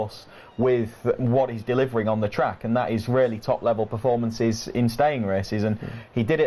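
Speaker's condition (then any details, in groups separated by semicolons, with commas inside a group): No condition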